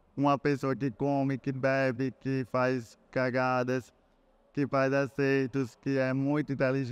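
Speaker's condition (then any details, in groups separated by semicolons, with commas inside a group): Cerebral palsy; relearned talking after onset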